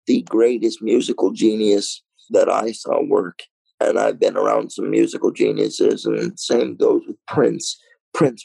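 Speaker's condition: Cerebral palsy, mild

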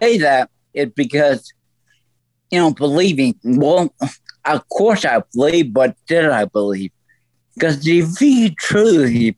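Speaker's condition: Stroke; voice altered since stroke, lasting effect

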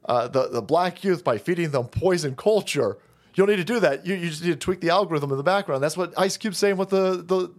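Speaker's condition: No condition

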